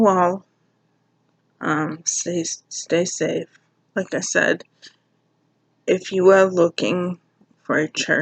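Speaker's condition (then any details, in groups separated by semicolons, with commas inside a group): Cerebral palsy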